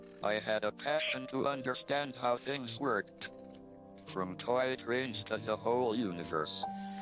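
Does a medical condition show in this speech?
Yes: amyotrophic lateral sclerosis, through a speech-generating device, electronic voice; diagnosed about age 20, tracheotomy with ventilator; fully dependent, decades since diagnosis, progression slowed; cannot talk since tracheotomy, communicates by cheek muscle twitch.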